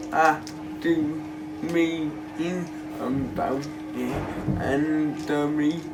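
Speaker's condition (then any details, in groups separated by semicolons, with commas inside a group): Cerebral palsy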